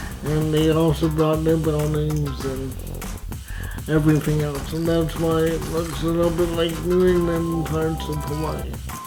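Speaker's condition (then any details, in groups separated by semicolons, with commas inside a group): Spastic cerebral palsy; voice shaped by spastic tightness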